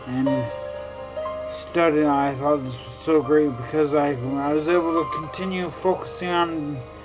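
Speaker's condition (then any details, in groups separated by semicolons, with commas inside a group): Traumatic brain injury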